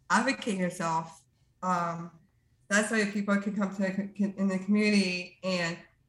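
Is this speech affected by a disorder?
Yes: Down syndrome.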